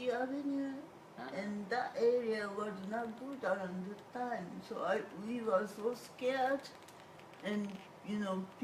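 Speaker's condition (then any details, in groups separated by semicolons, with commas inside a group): Cerebral palsy; whole body affected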